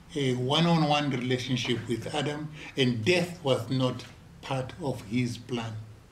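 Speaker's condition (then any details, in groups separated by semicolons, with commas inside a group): No condition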